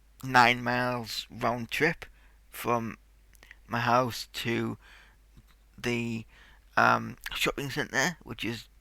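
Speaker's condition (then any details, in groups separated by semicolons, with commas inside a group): Cerebral palsy; tight muscles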